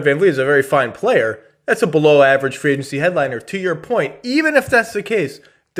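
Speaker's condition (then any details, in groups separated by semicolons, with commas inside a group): No condition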